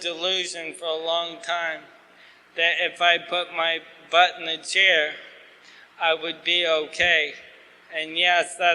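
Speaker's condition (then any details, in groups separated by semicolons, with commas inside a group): ALS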